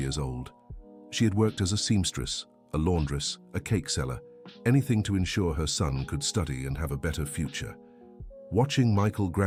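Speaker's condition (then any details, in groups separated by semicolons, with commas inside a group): No condition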